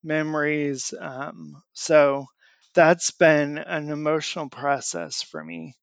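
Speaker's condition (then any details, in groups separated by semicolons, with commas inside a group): Amyotrophic lateral sclerosis; onset last fall, leg bouncing at rest, muscle twitches, weakness in legs and arms, walker since falls; months since diagnosis, on treatment, can't dress self, sometimes needs help brushing teeth; still able to speak, voice and message banking done for future speech loss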